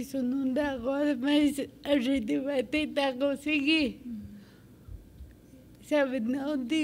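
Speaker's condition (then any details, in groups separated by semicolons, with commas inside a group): Cerebral palsy; from birth, medical negligence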